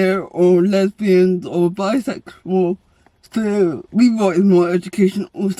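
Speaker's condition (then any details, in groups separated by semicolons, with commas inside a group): Cerebral palsy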